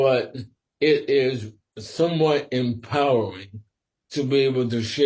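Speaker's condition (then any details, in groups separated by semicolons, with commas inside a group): Sporadic ALS; swallowing and breathing tested; must speak slower and carefully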